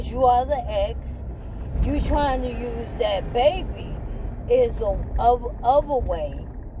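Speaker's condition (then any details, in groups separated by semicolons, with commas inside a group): ALS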